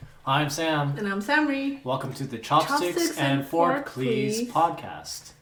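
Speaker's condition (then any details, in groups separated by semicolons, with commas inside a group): No condition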